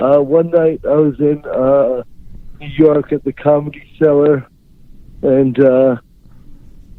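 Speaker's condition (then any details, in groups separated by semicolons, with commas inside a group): Cerebral palsy; unable to write or type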